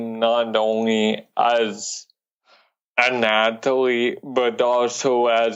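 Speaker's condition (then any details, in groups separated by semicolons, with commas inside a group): Cerebral palsy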